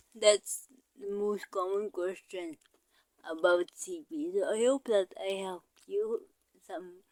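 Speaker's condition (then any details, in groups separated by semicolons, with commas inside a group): Cerebral palsy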